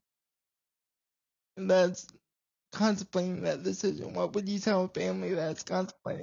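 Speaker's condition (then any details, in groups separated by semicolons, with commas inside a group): Cerebral palsy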